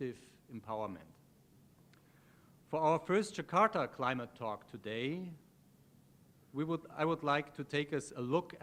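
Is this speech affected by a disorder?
No.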